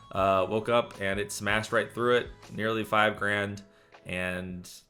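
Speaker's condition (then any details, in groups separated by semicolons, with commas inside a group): No condition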